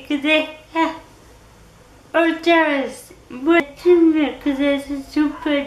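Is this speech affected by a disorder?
Yes: cerebral palsy; from birth, oxygen deprivation at delivery, physical only.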